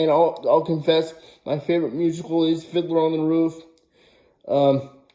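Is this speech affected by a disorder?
Yes: cerebral palsy, spastic diplegia.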